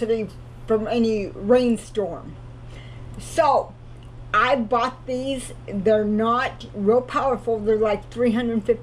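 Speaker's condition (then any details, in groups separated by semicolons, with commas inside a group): Cerebral palsy; cannot walk, crawls to get around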